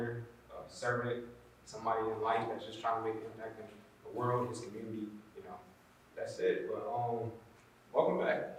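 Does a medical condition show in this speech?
No.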